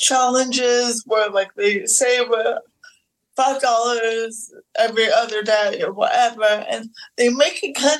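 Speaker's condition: Cerebral palsy; physical disability

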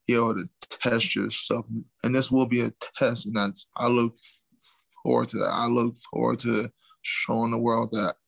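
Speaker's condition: Stuttering; lifelong stutter, not caused by combat sports, father also stutters; commenters call speech slurred and mistake it for CTE; blocks

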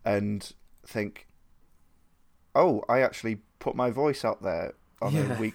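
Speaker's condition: No condition

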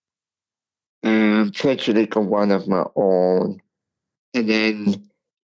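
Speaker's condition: Cerebral palsy; wheelchair user since age 28, second-hand manual wheelchair from friend, attended speech impairment boarding school

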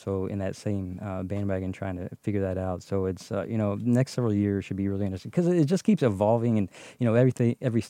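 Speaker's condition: No condition

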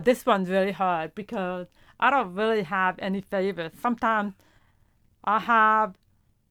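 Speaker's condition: Profound deafness; feedback over hearing aids

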